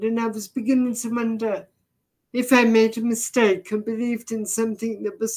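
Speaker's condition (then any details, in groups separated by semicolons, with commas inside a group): Deafness, severe; hard of hearing to partially deaf to current level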